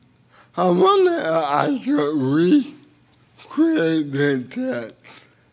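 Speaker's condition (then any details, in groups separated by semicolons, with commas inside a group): Cerebral palsy; speech a little unclear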